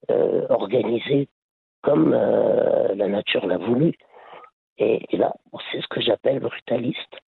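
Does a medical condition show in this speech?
Yes: laryngeal cancer; quit over 20 years ago.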